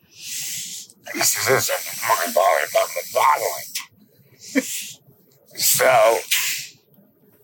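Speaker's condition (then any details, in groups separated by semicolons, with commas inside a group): Laryngectomy; presses on neck daily to talk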